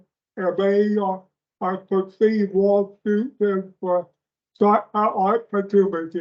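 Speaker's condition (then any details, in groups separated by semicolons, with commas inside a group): Speech impairment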